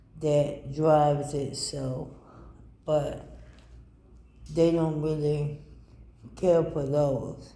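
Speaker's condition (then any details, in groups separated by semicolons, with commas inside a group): ALS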